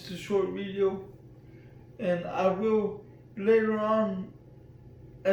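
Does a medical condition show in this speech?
Yes: cerebral palsy.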